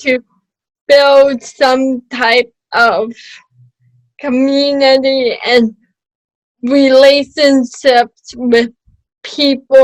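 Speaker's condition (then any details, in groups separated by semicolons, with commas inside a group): Cerebral palsy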